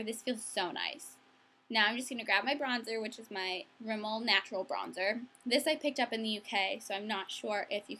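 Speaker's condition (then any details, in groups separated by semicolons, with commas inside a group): No condition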